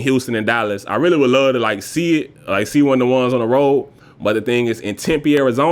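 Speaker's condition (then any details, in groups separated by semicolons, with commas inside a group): No condition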